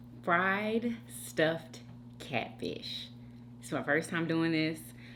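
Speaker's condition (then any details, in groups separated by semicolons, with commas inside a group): No condition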